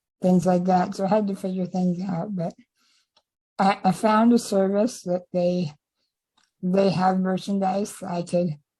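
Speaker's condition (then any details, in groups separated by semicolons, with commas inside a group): Spinal muscular atrophy type 2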